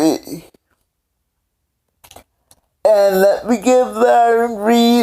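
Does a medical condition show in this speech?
Yes: cerebral palsy; several unnoticed strokes.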